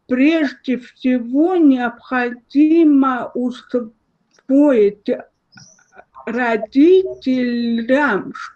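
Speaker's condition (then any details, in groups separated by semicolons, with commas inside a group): Cerebral palsy, spastic diplegia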